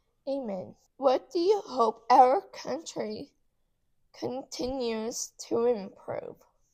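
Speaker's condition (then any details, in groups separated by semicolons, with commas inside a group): Cerebral palsy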